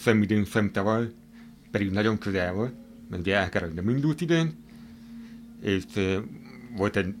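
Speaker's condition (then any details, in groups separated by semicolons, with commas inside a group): Hearing impairment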